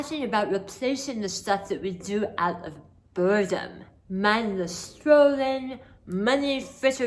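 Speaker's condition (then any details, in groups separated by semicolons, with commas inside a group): Hemi-glossectomy for oral cancer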